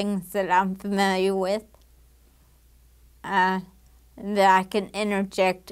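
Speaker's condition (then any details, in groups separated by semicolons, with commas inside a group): Damaged diaphragm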